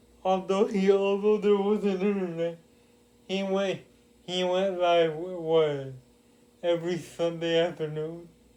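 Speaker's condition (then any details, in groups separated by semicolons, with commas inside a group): Cerebral palsy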